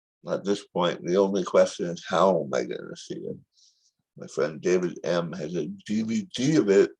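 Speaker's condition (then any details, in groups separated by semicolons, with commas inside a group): Tongue cancer surgery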